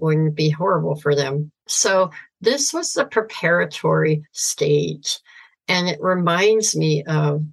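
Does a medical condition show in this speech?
Yes: severe cleft palate, cleft lip and palate.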